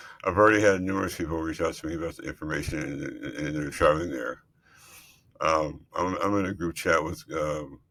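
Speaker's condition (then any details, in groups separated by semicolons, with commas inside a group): Multiple system atrophy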